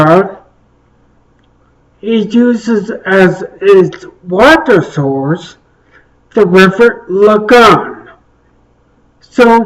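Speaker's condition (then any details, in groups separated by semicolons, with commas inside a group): Traumatic brain injury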